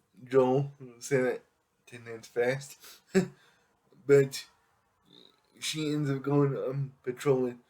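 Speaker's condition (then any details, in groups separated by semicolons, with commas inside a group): Cerebral palsy; affects all muscles; able to speak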